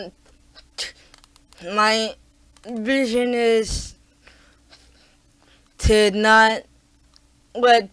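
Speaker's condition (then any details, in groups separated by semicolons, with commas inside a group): Cerebral palsy; born premature; tried eye-gaze computer access; talking is a struggle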